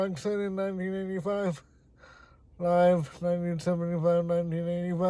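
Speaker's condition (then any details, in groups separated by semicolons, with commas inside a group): Cerebral palsy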